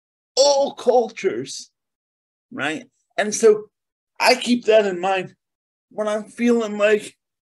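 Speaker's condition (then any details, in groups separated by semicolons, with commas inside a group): Cerebral palsy; present from birth, diagnosed at about six months, stiff as infant, mainly lower limbs affected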